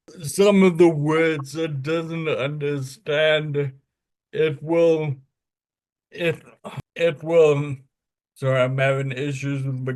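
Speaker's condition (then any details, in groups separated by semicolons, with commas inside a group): Friedreich's ataxia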